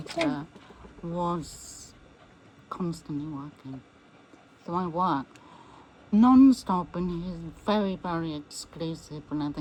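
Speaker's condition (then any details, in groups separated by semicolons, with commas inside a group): MND; voice may be difficult to understand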